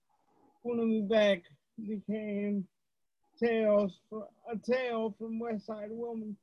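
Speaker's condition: Cerebral palsy; wheelchair user; voice erratic, pitch goes high and low, dictation software can't understand

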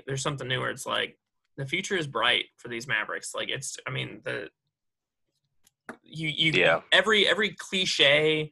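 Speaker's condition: No condition

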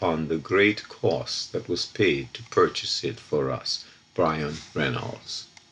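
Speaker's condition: No condition

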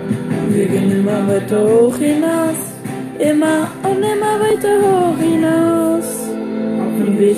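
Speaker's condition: No condition

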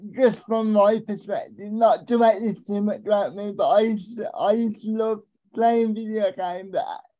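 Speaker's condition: Cerebral palsy; right hand basically useless

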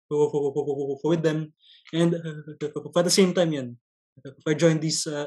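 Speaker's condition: Stuttering; stutter since early childhood, noticed on entering grade school; ongoing stutter, actively coping through Toastmasters public speaking club and speech contests; broken, choppy non-fluent speech, dreads answering strangers like jeepney drivers, public communication affected; repeated sounds

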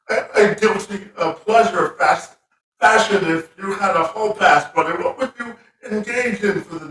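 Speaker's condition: Spastic quadriplegic cerebral palsy; told at age 9 would not walk

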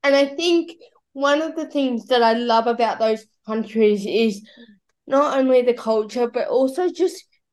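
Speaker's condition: Cerebral palsy; battery-powered wheelchair user

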